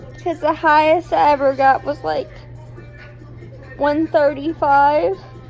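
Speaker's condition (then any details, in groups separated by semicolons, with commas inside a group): Cerebral palsy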